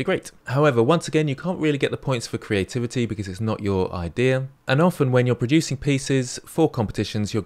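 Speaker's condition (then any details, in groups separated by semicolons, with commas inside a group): No condition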